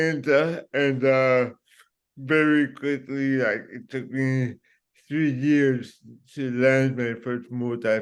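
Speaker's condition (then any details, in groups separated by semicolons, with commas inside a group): Cerebral palsy; from birth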